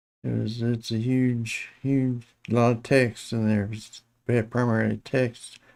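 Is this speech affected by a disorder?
Yes: Parkinson's disease.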